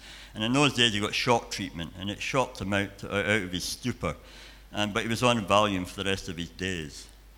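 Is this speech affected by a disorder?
Yes: cleft palate and cleft lip.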